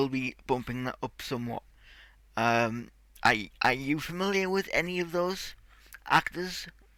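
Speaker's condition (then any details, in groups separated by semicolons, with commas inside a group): Cerebral palsy; tight muscles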